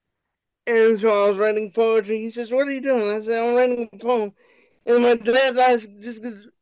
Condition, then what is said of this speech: Cerebral palsy. Sometimes it goes high, sometimes it goes low.